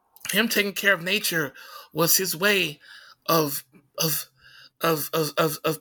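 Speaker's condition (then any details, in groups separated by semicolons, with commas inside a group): Stutter; stuttering during this interview; stuttering during conversation; repeated words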